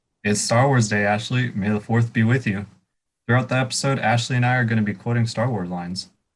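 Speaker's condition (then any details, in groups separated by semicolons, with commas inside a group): No condition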